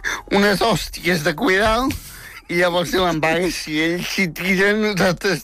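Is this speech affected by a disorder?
Yes: spastic tetraplegic cerebral palsy; very talkative since age 3, worked hard to make people understand speech.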